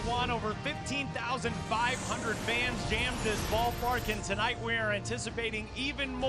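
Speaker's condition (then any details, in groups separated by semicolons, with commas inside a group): No condition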